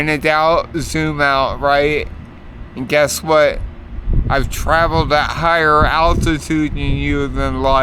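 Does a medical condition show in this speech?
Yes: multiple sclerosis.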